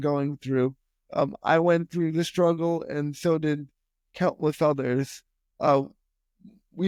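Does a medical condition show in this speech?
Yes: spastic quadriplegic cerebral palsy.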